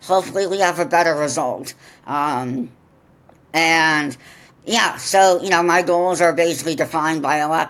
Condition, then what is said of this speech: Deafness. I'm not even very good at this, but, I've had to take training, and you're just a natural.